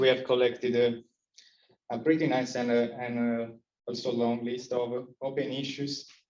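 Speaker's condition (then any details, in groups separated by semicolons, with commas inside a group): No condition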